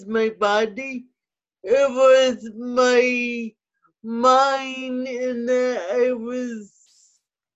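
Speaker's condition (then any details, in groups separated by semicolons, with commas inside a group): Cerebral palsy; cerebral palsy since childhood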